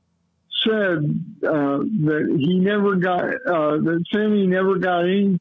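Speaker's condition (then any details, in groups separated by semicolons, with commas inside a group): Cerebral palsy; lifelong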